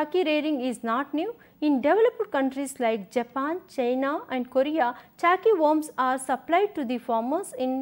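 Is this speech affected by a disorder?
No.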